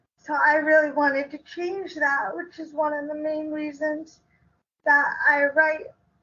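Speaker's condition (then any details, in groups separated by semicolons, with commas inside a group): Cerebral palsy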